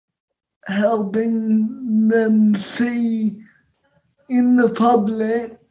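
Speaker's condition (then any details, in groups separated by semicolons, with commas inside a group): Cerebral palsy; cerebral palsy present essentially all life; spasms, on medication three times daily after food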